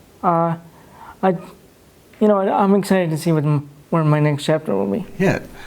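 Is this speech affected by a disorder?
Yes: cerebral palsy.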